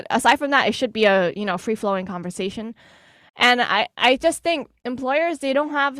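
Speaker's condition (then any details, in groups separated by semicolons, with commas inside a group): No condition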